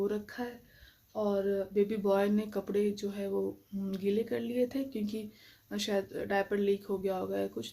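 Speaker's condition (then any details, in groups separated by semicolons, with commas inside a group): No condition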